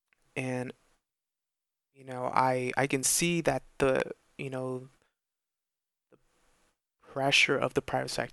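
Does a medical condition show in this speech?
Yes: stuttering; long-standing stutter persisting into adulthood, oral assessment showed no tongue or face problem; past speech therapy after mentor raised speech, breathing exercises for breath support, fluency techniques; poor breath support, too little air for sounds, tenses up giving reports, stutters equally Spanish, English; here repeated words, blocks.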